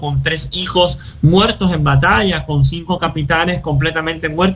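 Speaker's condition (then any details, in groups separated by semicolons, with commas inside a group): Cleft lip and palate; nasal passage still open after seven surgeries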